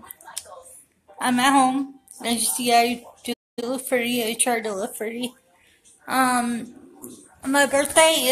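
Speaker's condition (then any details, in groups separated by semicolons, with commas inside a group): Cerebral palsy; affects walking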